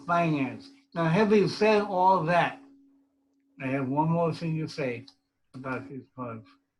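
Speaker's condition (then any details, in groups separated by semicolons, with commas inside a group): Cerebral palsy; from birth; speech impediment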